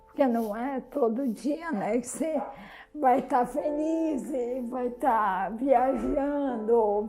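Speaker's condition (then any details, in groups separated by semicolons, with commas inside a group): Amyotrophic lateral sclerosis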